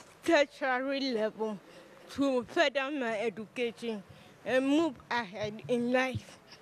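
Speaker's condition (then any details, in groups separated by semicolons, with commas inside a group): Cerebral palsy; affects muscle tone, movement, motor skills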